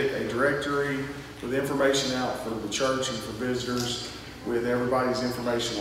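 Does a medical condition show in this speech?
No.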